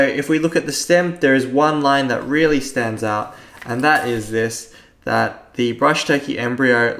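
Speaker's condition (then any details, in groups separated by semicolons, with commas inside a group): No condition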